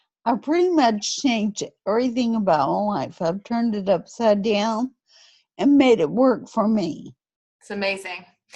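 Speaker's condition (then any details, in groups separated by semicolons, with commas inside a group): Friedreich's ataxia; metabolic component, likened to MS combined with ALS; over 40 years with condition, mobility highly limited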